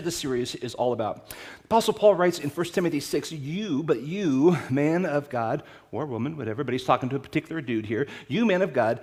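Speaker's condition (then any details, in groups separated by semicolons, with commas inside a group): No condition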